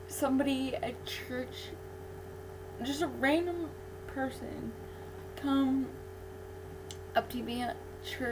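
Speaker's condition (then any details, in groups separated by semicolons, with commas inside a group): Cerebral palsy; infant ventilator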